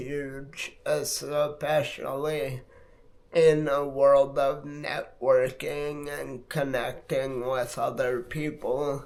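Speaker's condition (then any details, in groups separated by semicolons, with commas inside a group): Multiple sclerosis; affects hands and left arm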